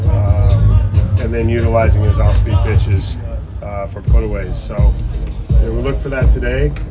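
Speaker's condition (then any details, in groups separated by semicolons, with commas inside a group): No condition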